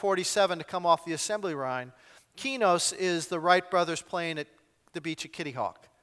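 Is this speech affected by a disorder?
No.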